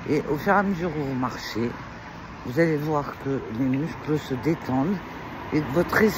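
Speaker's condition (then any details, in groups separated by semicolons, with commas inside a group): No condition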